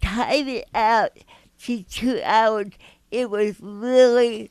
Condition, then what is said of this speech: Cerebral palsy. And I say, if you can't understand me, stop me.